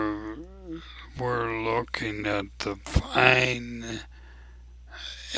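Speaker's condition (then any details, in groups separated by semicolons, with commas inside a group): ALS; abnormally slow voice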